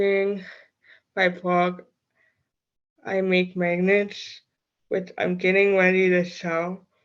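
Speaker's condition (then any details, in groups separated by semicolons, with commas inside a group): Cerebral palsy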